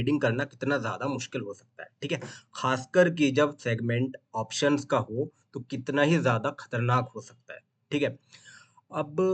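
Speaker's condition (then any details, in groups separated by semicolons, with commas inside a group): No condition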